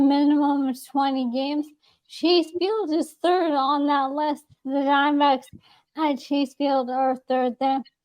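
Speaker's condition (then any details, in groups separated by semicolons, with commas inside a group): ALS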